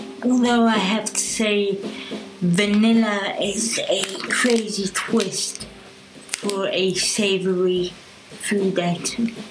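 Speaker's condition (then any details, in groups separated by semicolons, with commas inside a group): Cerebral palsy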